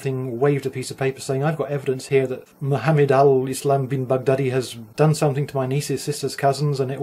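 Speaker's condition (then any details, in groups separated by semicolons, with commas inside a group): No condition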